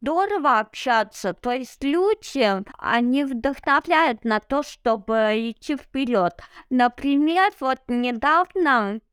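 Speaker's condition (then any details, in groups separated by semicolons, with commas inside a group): Cerebral palsy; abnormal gait, needs help on stairs without railings, walks everywhere, no wheelchair, home-schooled as child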